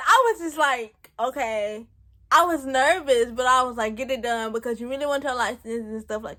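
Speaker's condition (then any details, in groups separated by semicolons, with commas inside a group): Cerebral palsy; present since birth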